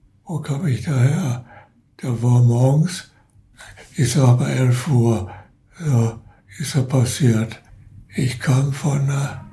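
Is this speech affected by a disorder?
Yes: Parkinson's disease; progressive Parkinson's disease, arm tremor, finger cramping, arm dislocated in car accident with ongoing pain; could not speak properly during earlier sudden spinning vertigo episode, caller noticed voice, ambulance called.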